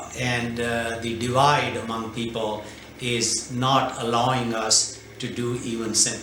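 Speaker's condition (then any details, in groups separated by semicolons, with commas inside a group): No condition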